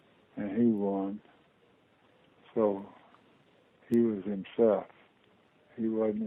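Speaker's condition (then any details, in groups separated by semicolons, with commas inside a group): Parkinson's disease; diagnosed about two years ago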